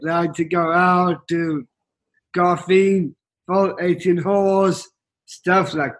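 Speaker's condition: Down syndrome

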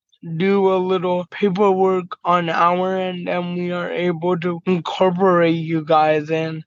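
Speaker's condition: Cerebral palsy, mild

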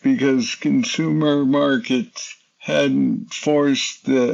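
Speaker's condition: Parkinson's disease, young-onset

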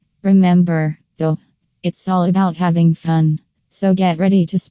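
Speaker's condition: No condition

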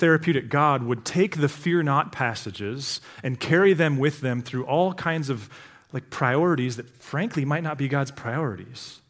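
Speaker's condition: No condition

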